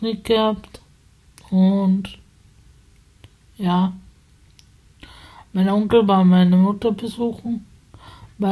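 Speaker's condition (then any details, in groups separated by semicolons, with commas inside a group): Spasticity from birth; multiple sclerosis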